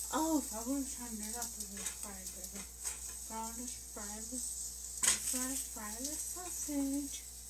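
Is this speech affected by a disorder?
Yes: brain injury.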